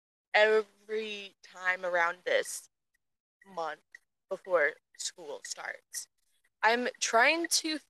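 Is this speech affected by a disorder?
Yes: stuttering; deals with it every single day; speaking is hard; here prolonged sounds.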